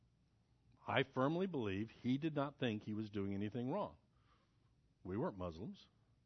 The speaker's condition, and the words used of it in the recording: No condition.